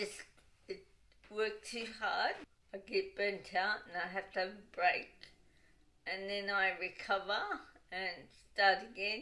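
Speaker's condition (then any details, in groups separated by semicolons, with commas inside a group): Cerebral palsy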